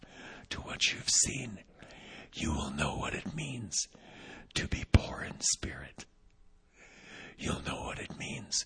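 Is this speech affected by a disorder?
Yes: vocal cord paralysis, unilateral.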